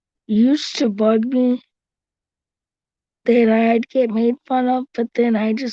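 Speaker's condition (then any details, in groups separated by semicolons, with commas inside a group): Cerebral palsy; since birth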